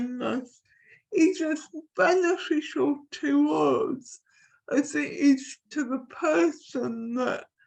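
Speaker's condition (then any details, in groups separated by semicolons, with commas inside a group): Cerebral palsy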